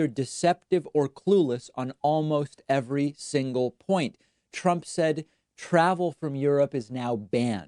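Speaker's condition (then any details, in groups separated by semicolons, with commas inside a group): No condition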